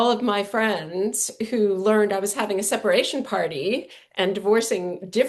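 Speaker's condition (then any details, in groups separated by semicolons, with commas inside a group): No condition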